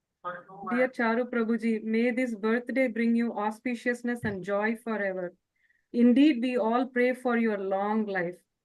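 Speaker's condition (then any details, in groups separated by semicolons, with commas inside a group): No condition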